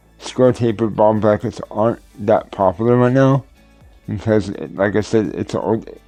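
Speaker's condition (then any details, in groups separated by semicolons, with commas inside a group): Cerebral palsy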